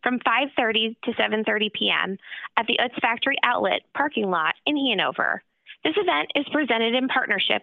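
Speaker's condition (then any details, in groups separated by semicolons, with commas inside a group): No condition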